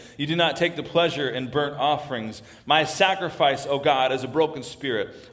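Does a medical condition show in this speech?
No.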